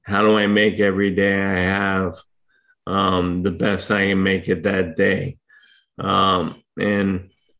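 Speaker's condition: ALS; hard to speak for long periods right now

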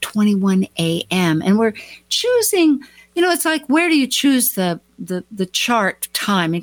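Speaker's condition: No condition

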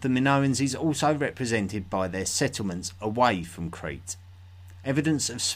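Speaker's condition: No condition

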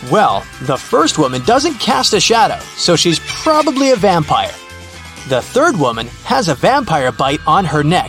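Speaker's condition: No condition

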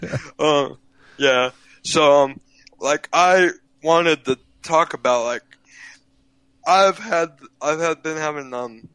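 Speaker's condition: Cerebral palsy, physical only

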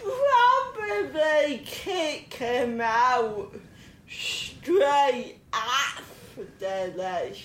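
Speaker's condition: Cerebral palsy

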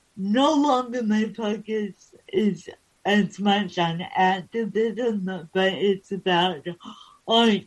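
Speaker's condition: Cerebral palsy

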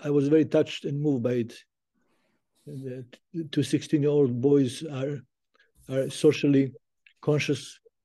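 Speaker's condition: Parkinson's disease; diagnosed 2010, could not play guitar syncopation, stopped playing guitar publicly 2015; ping pong therapy two to three times weekly, began five to six years post-diagnosis, some symptoms reversed

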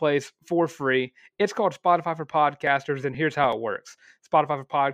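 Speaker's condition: No condition

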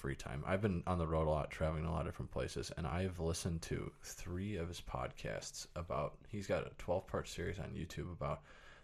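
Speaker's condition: No condition

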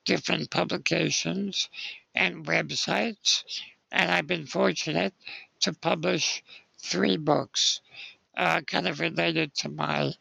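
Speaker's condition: Spinal muscular atrophy; lifelong wheelchair use

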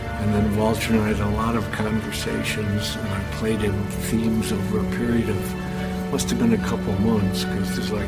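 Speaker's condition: No condition

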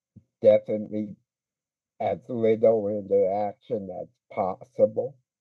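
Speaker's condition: Speech impediment

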